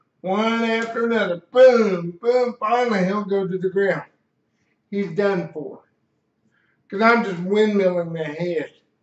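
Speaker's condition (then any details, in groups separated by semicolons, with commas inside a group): Cerebral palsy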